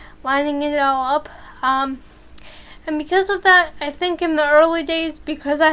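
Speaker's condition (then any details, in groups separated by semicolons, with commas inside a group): Cerebral palsy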